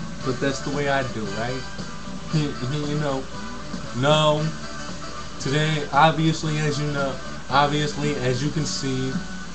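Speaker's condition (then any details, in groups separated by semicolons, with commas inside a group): No condition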